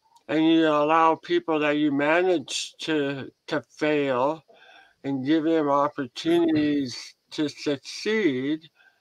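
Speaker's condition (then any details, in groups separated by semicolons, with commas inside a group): Head and neck cancer surgery; crooked head since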